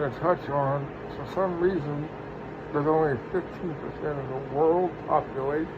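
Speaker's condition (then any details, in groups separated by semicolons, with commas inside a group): Parkinson's; speech impediment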